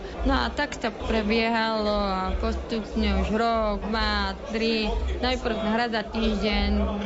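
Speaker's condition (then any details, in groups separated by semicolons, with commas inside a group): Deafness; born hearing, near-total hearing loss in early childhood, caused by medicines given as treatment; reads lips, sometimes uses hearing aid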